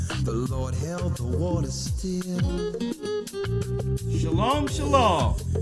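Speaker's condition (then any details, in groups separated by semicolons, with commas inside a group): No condition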